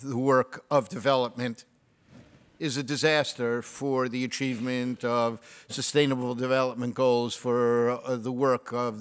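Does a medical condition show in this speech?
No.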